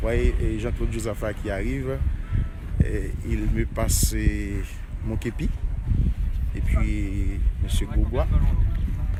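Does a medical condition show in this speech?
No.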